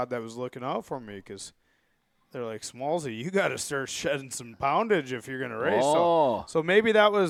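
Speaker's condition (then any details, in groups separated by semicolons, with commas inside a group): No condition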